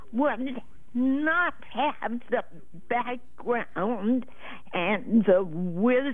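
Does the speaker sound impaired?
Yes: trouble speaking; self-reported trouble speaking, kept call brief because of it, host understood every word.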